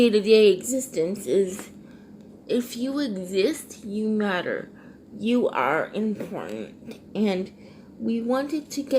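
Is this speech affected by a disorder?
Yes: cerebral palsy, triplegia.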